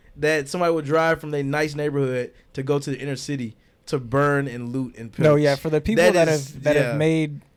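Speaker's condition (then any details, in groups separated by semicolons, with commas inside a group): No condition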